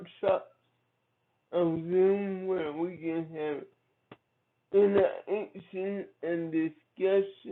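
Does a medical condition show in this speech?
Yes: cerebral palsy; from birth.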